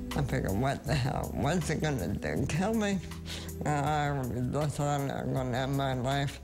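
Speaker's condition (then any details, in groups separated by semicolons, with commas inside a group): ALS; more than 25 years since onset, uses cannabis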